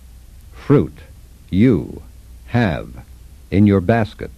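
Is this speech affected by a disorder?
No.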